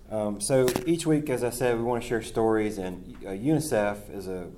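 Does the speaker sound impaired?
No.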